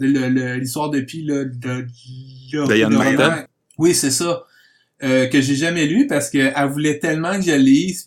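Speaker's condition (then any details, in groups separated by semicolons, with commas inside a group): Stuttering; stuttering since birth, described as genetic, present while growing up; working on stuttering through acceptance and normalization, member of Association Bégaiement Communication (ABC); stutters less as acceptance and understanding grow, better control of stuttering; repeated sounds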